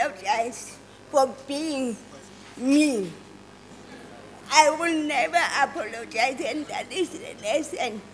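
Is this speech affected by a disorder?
Yes: cerebral palsy; told could not speak, now speaks professionally.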